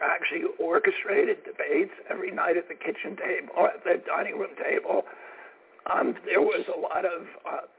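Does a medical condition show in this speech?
Yes: spasmodic dysphonia; diagnosed rare voice condition, not from overusing voice box; constantly raspy voice, speech seems difficult, appears to gasp for air, sounds cut off.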